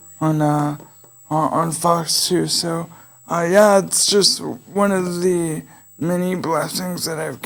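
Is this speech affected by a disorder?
Yes: cerebral palsy; able to speak.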